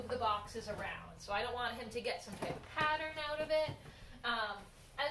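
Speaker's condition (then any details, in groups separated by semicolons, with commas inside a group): No condition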